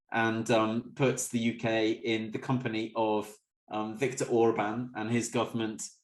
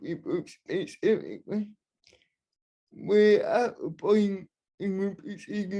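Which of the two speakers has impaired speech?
The second: cerebral palsy; mixed spastic and dyskinetic, wheelchair user; speech impairment, minimised through ongoing practice.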